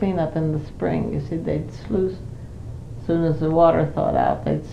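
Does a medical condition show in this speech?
Yes: Parkinson's disease; cannot live alone.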